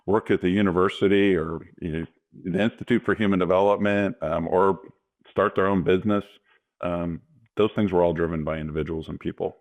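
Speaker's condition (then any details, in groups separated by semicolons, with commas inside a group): No condition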